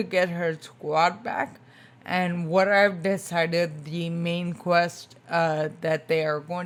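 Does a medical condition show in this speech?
Yes: spinocerebellar ataxia type 2, SCA2; tongue.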